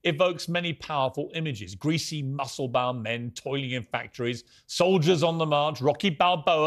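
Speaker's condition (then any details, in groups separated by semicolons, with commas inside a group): No condition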